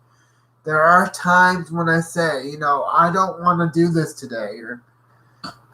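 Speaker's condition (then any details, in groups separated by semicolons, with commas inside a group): Cerebral palsy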